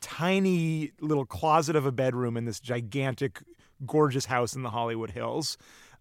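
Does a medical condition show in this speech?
No.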